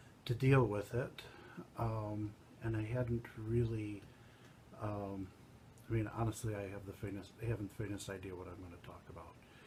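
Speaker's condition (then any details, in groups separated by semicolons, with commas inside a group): No condition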